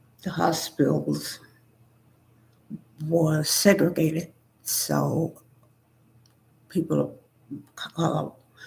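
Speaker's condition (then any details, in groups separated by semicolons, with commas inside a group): Spinal neurosarcoidosis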